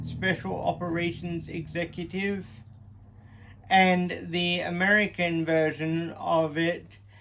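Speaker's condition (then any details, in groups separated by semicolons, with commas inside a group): Cerebral palsy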